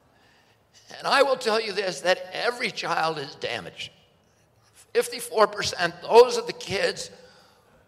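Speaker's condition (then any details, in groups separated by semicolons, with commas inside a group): Spasmodic dystonia; Pace Law School infirmary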